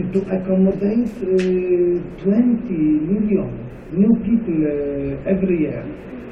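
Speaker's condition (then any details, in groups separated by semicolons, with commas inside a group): No condition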